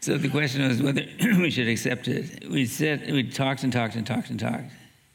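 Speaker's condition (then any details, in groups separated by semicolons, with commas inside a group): Parkinson's disease; began with worse handwriting, fine motor trouble, mild left hand tremor, gait change; reduced voice volume, uses classroom microphone, dictates with naturally speaking software, not standard strong dopamine medication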